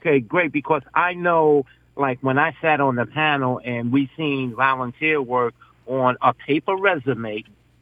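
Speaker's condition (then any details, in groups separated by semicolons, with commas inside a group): No condition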